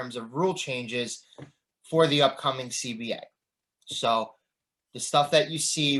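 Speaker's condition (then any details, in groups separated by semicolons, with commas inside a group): No condition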